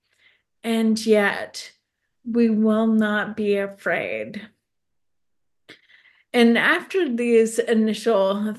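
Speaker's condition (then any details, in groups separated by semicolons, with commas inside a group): ALS; tongue fasciculations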